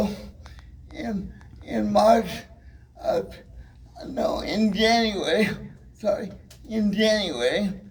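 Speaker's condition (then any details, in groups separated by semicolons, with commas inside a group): Cerebral palsy, spastic, mild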